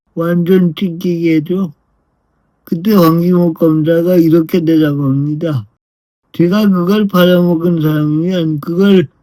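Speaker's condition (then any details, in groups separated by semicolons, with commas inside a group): Brain lesion disability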